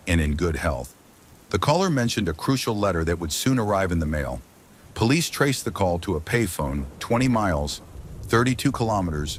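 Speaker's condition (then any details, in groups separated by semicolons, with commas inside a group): No condition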